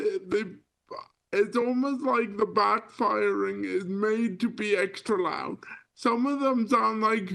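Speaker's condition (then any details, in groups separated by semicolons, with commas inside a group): Spastic cerebral palsy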